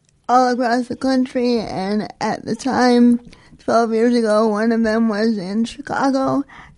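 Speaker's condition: Spastic quadriplegic cerebral palsy, severe; lack of brain oxygen at birth

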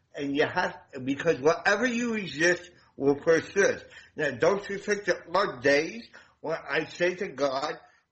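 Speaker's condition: Damaged voice box; at least 25 years ago

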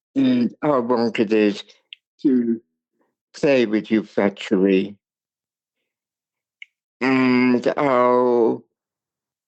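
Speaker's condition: Cerebral palsy; speech impairment

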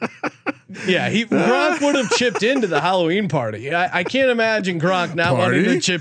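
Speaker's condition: No condition

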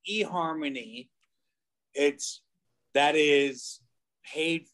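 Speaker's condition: Aphasia; aphasia caused by motorcycle wreck, now disabled

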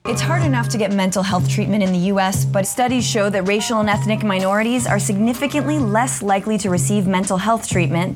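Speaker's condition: No condition

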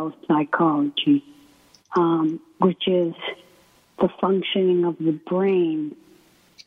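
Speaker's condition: ALS; onset right foot at VA internship in Maine, year of testing before diagnosis, wheelchair user; about three years since onset, two since diagnosis, progressed, needs Beasy board for transfers; breathing muscles weak, speech effortful, may sound weak or unclear, paces speech with breath, slowing, pausing

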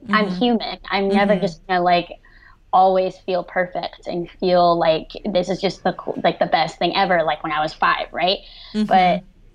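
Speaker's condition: Cleft lip and palate, severe

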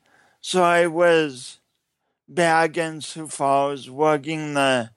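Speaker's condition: Cerebral palsy; audible throughout recording

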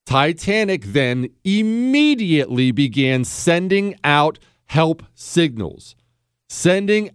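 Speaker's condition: No condition

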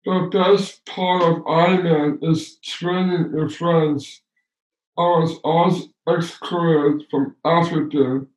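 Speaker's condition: Down syndrome; 21-year-old man; took a while to learn and deliver a speech, practices before speaking, does 6-minute public speeches

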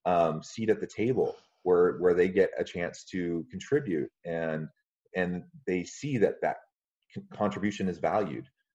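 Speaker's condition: No condition

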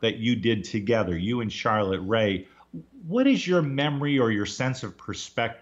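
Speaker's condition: No condition

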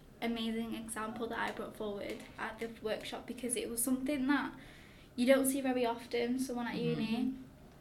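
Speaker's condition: No condition

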